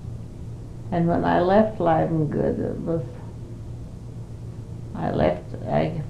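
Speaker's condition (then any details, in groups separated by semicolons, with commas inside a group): Parkinson's disease; 5 years since onset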